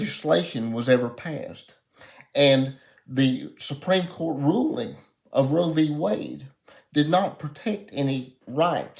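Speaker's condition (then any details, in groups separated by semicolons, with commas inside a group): Cerebral palsy; uses wheelchair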